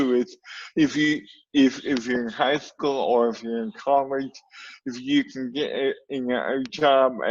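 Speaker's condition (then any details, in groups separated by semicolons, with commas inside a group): Cerebral palsy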